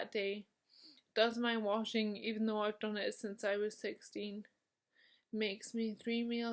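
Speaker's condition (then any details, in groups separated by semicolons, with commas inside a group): Motor neurone disease; onset in left hand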